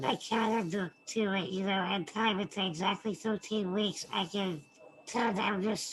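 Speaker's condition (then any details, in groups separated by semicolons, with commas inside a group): Spinal muscular atrophy type 2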